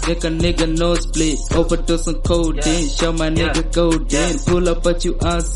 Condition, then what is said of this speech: No condition.